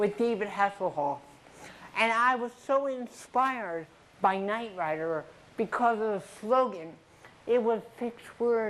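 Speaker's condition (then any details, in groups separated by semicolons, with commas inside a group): Cerebral palsy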